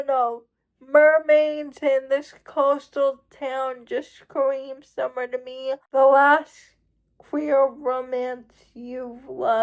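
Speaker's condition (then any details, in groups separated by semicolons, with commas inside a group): Cerebral palsy; uses wheelchair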